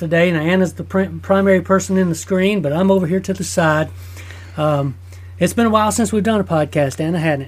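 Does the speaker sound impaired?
No.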